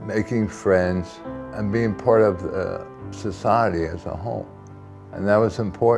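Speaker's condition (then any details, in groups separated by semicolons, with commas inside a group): Tardive dyskinesia; involuntary mouth and face movements, antipsychotic medication cause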